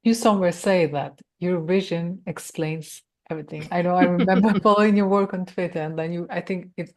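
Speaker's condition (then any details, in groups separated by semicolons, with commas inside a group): No condition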